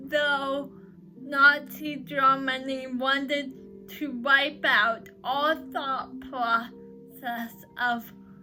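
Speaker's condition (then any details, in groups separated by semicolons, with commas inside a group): Cerebral palsy; uses crutches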